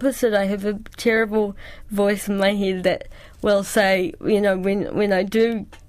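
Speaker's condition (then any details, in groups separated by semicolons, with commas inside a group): Cerebral palsy; cerebral palsy since childhood, presses really hard when writing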